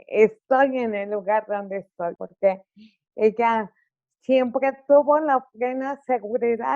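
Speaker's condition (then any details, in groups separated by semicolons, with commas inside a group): Cerebral palsy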